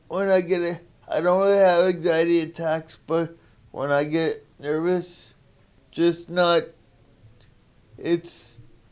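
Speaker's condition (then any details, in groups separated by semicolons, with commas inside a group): Spastic quadriplegic cerebral palsy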